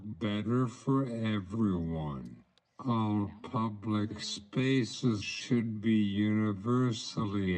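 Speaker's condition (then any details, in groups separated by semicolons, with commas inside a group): Cerebral palsy, speech-generating device; power wheelchair user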